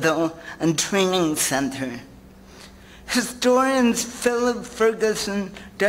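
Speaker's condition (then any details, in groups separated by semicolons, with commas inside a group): Cerebral palsy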